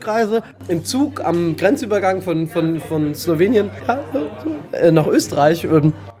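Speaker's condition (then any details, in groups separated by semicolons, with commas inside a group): Tourette syndrome; tics since about age six, small tics reportedly even earlier per grandmother; small tics may occur during speech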